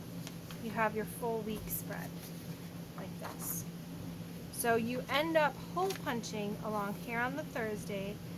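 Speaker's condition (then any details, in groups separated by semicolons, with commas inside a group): No condition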